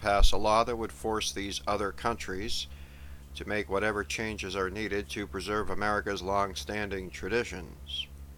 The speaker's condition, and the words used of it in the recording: No condition.